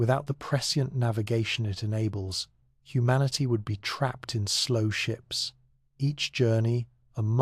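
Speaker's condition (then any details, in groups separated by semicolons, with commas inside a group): No condition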